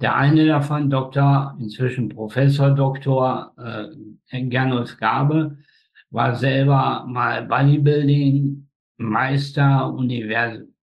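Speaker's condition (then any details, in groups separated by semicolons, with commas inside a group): Spastic tetraparesis; all four limbs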